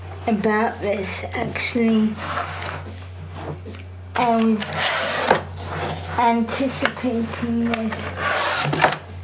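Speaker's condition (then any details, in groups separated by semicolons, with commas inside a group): Cerebral palsy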